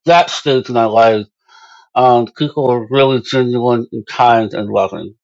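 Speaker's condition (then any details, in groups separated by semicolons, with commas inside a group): Moebius syndrome; congenital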